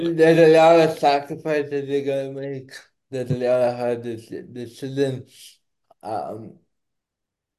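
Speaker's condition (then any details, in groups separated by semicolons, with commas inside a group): Cerebral palsy; not slurred, per host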